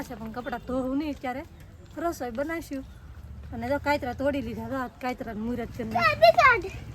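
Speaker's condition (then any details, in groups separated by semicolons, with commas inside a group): No condition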